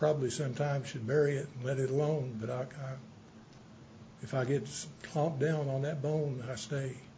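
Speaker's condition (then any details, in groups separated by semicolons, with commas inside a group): Parkinson's; a little shaky tonight, slowed down state; not speaking too fast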